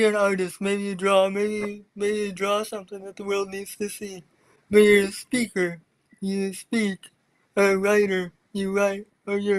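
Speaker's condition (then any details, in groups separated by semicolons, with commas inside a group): Cerebral palsy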